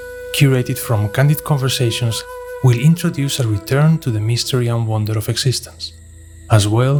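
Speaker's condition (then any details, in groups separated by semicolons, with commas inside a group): No condition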